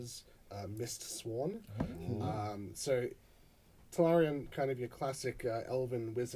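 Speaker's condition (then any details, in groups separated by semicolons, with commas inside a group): No condition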